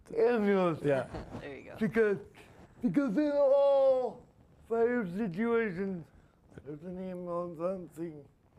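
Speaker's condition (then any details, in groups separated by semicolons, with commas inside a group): Spastic quadriplegia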